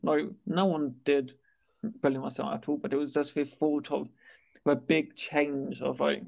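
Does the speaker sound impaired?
Yes: stammer; worsened by anxiety moving to large college, GP referral to two-week Michael Palin Centre course; stammer worsens with anxiety and big changes, uses techniques learned at Palin Centre; here repeated sounds, repeated words.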